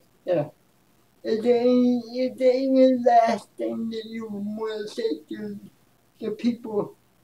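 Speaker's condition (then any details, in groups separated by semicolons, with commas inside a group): Cerebral palsy; speech affected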